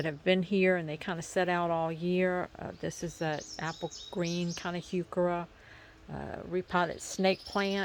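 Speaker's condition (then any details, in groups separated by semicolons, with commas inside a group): No condition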